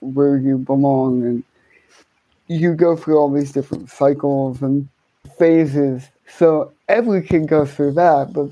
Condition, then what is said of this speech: Cerebral palsy. For me, it affects my left side, my speech, my coordination.